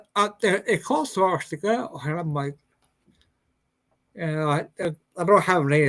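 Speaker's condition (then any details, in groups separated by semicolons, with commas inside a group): Brain injury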